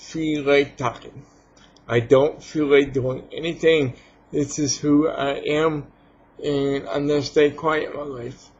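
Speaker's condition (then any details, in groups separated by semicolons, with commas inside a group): Cerebral palsy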